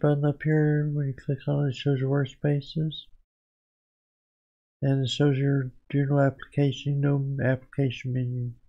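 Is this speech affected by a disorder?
Yes: Parkinson's disease.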